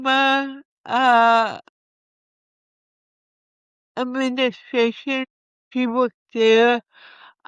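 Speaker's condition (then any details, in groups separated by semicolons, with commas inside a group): Cerebral palsy; from birth; 57 years, unable to walk about 10 years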